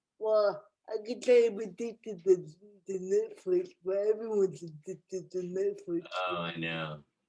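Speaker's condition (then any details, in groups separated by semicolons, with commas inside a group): Cerebral palsy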